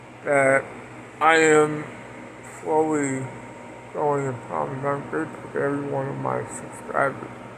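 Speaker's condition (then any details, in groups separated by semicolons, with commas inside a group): Parkinson's; speech impediment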